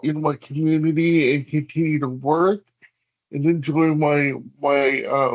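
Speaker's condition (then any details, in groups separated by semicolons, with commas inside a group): Cerebral palsy; hamstring releases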